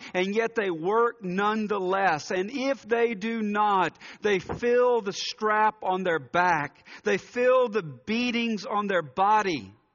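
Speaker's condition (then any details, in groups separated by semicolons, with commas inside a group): No condition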